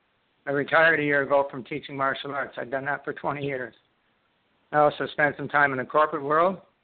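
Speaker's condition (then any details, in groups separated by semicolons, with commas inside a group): Parkinson's disease; left-sided onset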